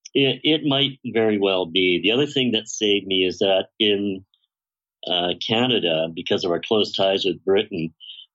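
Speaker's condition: Bilateral cleft lip and palate, severe; facial disfigurement

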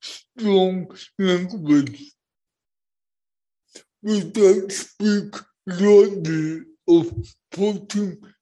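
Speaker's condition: Cerebral palsy; born not breathing

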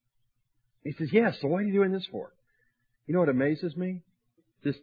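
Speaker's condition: No condition

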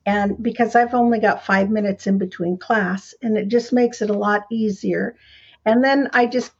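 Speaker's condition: No condition

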